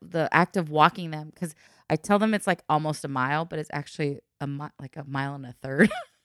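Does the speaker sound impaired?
No.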